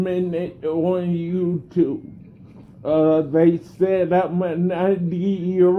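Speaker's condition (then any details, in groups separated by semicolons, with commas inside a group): Cerebellar degeneration and ataxia; slow speech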